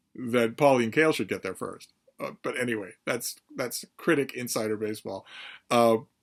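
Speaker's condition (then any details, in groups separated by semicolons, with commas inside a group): No condition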